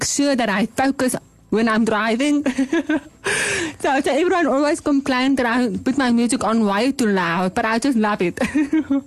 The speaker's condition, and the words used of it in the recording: Deafness. Okay, so I learned from an early age how to speak like a hearing person and how to read lips.